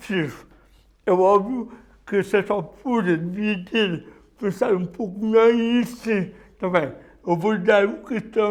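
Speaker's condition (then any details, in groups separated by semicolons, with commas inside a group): Cerebral palsy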